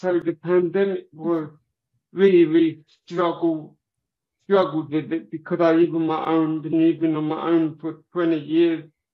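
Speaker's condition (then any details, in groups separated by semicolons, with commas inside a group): Cerebral palsy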